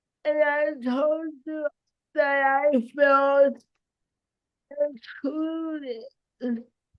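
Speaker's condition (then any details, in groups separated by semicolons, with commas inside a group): Cerebral palsy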